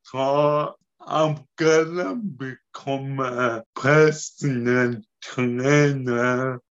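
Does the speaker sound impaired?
Yes: cerebellar and spinal ataxia; daily activities.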